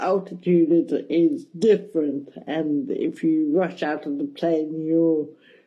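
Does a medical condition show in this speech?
Yes: cerebral palsy, mild; speech mildly affected.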